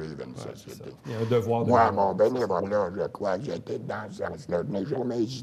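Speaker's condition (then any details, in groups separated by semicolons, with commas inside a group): Throat cancer, voice prosthesis; laryngectomy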